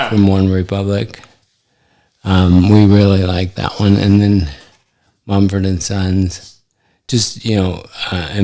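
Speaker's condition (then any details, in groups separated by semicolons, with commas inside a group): ALS; affects hand function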